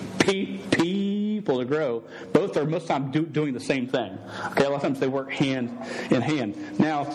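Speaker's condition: Stuttering; long-standing stutter, present over 24 years, once fought calling to teach because unable to talk; says words would come out all wrong and different if he tried witnessing speech; repeated sounds, prolonged sounds

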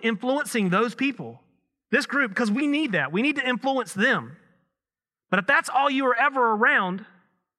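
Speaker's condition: No condition

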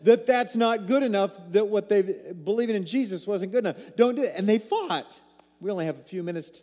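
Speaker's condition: No condition

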